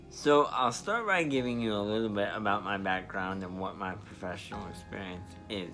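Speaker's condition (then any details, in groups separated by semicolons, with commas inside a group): Spastic diplegia cerebral palsy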